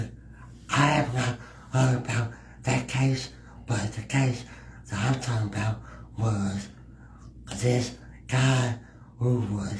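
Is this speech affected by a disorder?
Yes: cerebral palsy.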